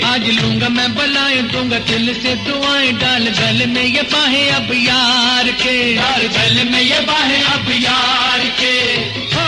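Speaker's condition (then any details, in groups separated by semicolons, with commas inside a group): No condition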